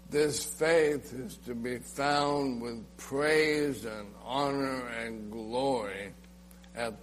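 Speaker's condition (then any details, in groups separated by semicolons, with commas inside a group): ALS; ALS (amyotrophic lateral sclerosis, Lou Gehrig's), nerve disease attacking nerves and muscles; slurred, slow speech, choking, spitting, swallowing problems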